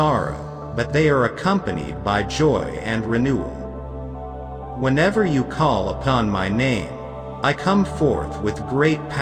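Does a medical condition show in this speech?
No.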